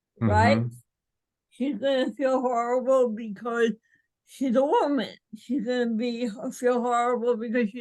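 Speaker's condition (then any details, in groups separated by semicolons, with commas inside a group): Cerebral palsy; mainly small motor coordination; speech and movement visibly affected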